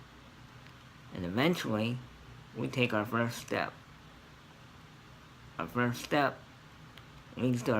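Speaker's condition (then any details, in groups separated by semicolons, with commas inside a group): Cerebral palsy; scoliosis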